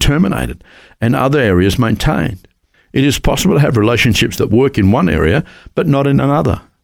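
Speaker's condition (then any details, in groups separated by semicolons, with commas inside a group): No condition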